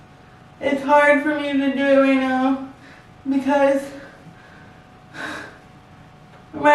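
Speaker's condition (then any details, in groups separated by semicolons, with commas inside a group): Spastic quadriplegic cerebral palsy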